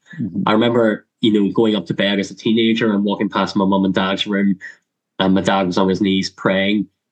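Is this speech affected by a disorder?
Yes: cleft lip and palate; much speech therapy in childhood, dreaded reading aloud and public speaking as child.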